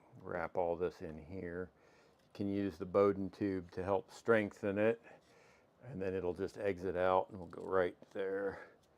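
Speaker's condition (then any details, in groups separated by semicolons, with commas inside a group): No condition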